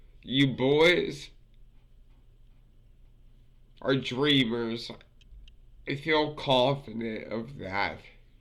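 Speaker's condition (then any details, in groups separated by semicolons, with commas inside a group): Multiple sclerosis; affects fingers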